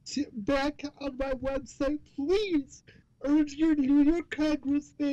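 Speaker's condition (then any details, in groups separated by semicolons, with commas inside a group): Cerebral palsy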